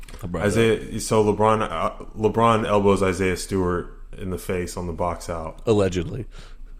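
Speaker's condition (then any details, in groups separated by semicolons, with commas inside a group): No condition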